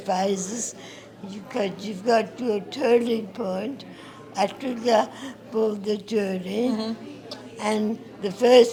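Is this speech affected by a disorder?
Yes: acquired brain injury.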